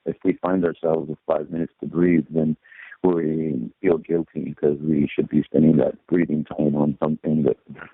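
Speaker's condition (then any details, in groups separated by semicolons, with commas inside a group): No condition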